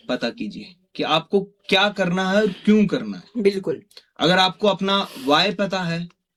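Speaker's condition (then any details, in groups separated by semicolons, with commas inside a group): No condition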